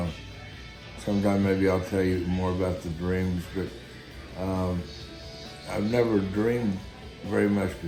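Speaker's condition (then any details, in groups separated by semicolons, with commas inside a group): Guillain-Barré syndrome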